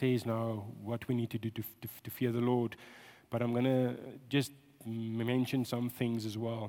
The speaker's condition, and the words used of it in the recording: Stuttering. I talk long because I stutter, so I'm legally I can.